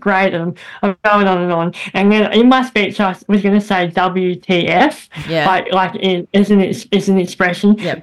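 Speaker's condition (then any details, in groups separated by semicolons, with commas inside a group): Bilateral cleft lip and palate; congenital, many operations from 3 months, hip bone graft into mouth, throat surgery, braces, low motor skills; childhood voice squeaky, very airy, nasal, speech therapy after bone graft and throat surgery, speech hindered drama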